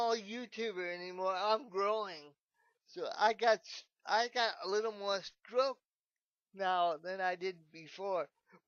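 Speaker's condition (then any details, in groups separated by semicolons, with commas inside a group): Cerebral palsy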